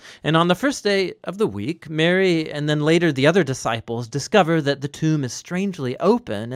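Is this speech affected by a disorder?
No.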